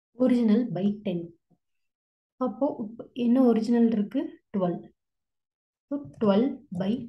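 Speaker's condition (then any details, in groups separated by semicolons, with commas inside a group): No condition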